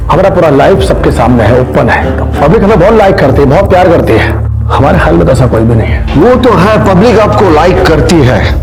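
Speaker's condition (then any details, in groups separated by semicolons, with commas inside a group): No condition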